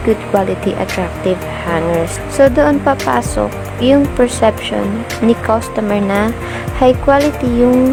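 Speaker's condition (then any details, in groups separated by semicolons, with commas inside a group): No condition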